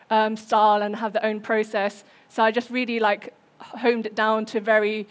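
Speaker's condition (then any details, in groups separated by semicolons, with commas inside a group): No condition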